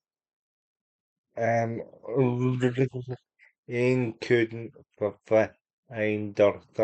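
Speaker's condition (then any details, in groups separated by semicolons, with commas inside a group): Cerebral palsy; unable to walk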